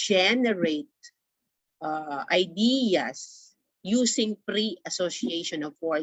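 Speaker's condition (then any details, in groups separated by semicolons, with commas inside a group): No condition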